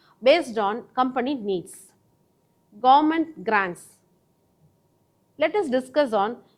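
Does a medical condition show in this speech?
No.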